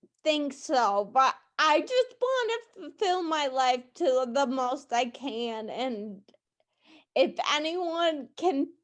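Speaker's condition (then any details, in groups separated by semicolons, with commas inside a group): Ataxia neuropathy (polg); POLG mitochondrial ataxia neuropathy, progressive; onset and diagnosis at 14, cannot type; often not understood, repeats or types on phone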